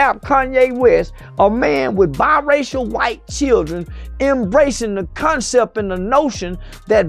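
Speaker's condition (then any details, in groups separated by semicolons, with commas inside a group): No condition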